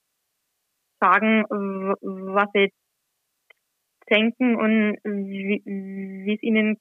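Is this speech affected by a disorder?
Yes: stuttering; covert stuttering, noticed around age 10, hidden until age 21; no longer hiding stuttering, regularly reads gospel or epistle aloud as church lector; reading aloud not stutter-free, anticipates problem words, once hid by word switching and fillers, avoided t-words at school; here repeated sounds.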